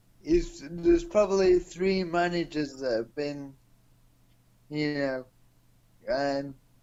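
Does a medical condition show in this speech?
Yes: cerebral palsy; non-progressive.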